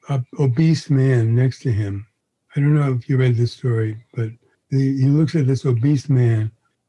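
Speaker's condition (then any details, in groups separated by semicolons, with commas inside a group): Parkinson's disease; sluggishness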